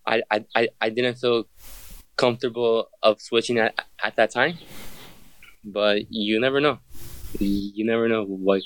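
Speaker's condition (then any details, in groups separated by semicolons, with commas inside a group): Stutter; stutter since childhood, always a problem growing up; still stutters, gives interviews regularly; repeated words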